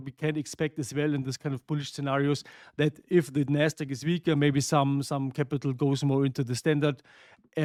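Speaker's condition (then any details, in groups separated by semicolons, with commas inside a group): No condition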